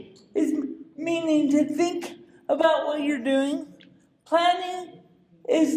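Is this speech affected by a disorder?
Yes: cerebral palsy.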